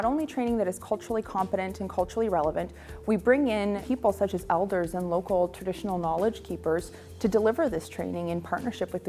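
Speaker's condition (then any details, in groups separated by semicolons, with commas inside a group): No condition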